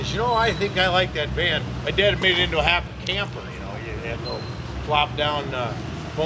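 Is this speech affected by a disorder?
No.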